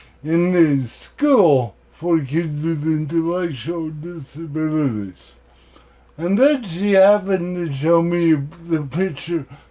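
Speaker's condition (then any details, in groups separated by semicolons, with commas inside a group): Cerebral palsy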